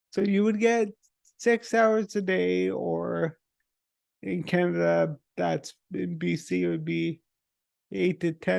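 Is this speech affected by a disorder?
Yes: multiple sclerosis.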